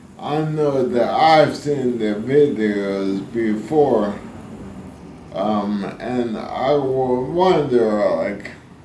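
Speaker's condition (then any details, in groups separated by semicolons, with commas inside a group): ALS; severe violent spasticity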